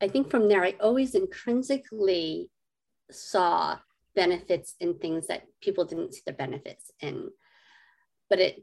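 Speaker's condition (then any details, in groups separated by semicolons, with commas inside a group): Cleft lip and palate; adult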